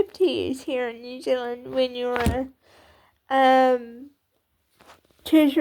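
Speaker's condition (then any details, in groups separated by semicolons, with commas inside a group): Cerebral palsy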